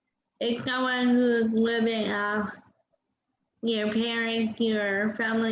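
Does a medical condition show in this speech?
Yes: cerebral palsy.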